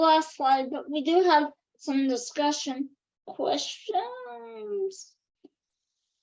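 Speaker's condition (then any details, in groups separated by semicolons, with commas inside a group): Cerebral palsy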